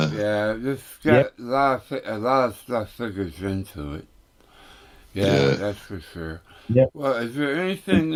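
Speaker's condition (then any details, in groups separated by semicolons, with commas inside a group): Tongue cancer; tongue burns when food touches it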